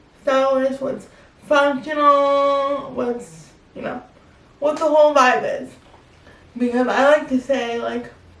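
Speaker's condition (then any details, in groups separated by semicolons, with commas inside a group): Spastic quadriplegic cerebral palsy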